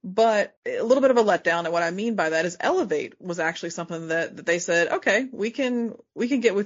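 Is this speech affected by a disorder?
No.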